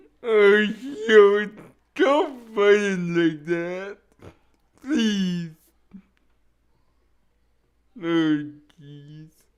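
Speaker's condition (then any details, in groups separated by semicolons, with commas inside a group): Cerebral palsy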